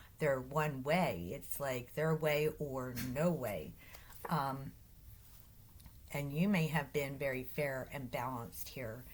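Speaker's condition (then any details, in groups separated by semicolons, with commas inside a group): No condition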